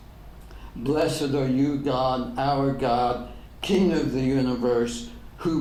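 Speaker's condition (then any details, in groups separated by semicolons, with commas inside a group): ALS; degenerative; diagnosed ten years ago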